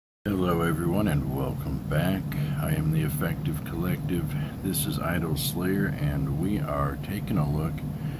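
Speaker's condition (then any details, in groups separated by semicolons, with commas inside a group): No condition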